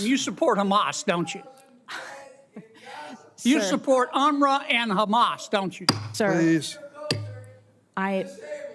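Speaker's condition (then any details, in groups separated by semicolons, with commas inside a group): No condition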